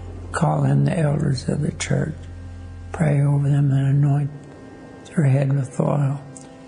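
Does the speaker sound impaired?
Yes: ALS; wheelchair user; diagnosed 5 years ago.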